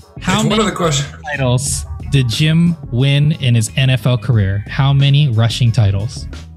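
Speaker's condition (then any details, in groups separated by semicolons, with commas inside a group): No condition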